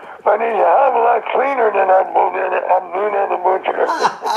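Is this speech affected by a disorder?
Yes: throat cancer.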